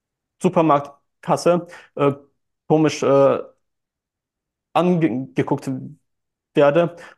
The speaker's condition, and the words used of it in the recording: Stuttering. Also erstmal hier für alle, die das hören oder sehen, wenn es ein bisschen hängt, ist es nicht euer WLAN, das bin ich.